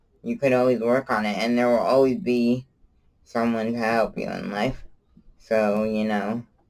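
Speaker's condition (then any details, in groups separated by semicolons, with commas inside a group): Cerebral palsy; from birth, wheelchair user; 16 years since birth, wheelchair throughout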